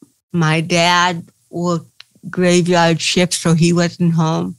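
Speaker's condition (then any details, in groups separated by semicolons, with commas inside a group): Cerebral palsy; since birth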